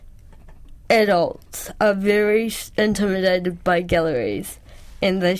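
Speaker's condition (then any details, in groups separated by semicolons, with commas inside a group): Cerebral palsy; cerebral palsy since childhood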